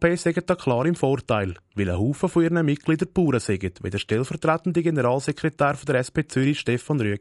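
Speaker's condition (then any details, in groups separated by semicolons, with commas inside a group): No condition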